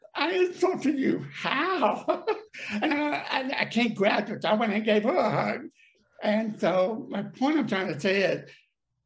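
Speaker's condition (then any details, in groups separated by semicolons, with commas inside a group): Deafness; speech problem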